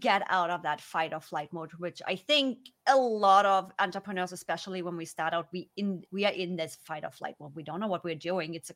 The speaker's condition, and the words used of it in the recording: None; typical speech.